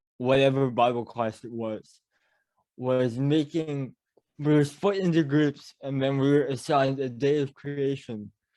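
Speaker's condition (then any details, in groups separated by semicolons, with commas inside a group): Cerebral palsy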